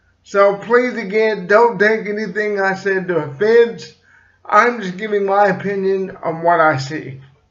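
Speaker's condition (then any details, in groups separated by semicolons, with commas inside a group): Cerebral palsy; slight speech impediment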